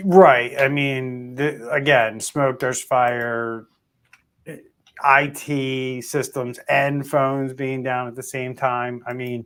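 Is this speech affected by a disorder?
No.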